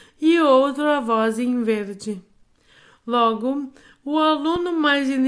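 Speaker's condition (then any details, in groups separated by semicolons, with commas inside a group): Amyotrophic lateral sclerosis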